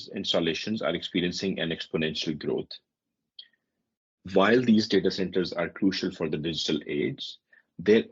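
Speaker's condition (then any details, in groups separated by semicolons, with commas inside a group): No condition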